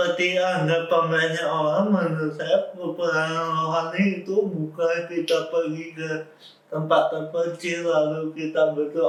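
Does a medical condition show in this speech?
Yes: cerebral palsy.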